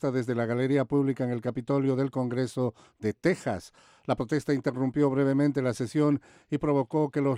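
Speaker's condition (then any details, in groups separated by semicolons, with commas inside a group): No condition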